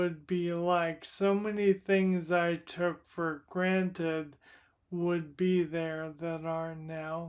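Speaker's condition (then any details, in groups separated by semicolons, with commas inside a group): Primary lateral sclerosis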